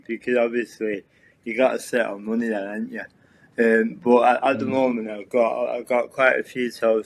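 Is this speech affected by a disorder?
Yes: cerebral palsy.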